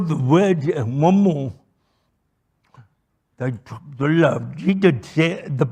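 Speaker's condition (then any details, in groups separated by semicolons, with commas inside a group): Cerebral palsy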